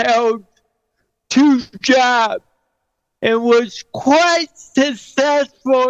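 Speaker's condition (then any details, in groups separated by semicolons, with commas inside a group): Cerebral palsy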